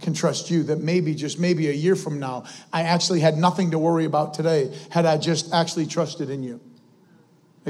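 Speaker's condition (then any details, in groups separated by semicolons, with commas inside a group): No condition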